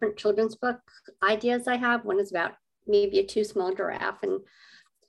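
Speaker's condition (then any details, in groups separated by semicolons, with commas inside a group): Cleft lip and palate; adult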